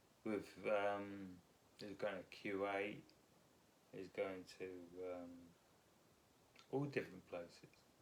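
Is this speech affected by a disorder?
Yes: multiple sclerosis.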